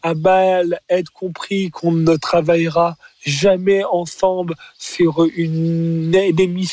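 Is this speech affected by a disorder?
Yes: stuttering; stuttering since age 4, diagnosed at 4, psychiatrist first misdiagnosed Gilles de la Tourette; stuttering comedian performing on stage, says stuttering never a handicap, never suffered from it; audible stutter, once praised after first show for playing a stutterer well; here prolonged sounds.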